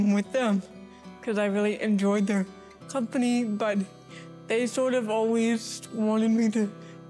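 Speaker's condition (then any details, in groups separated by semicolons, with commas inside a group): Cerebral palsy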